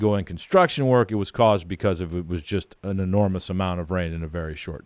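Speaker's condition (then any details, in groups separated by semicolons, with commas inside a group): No condition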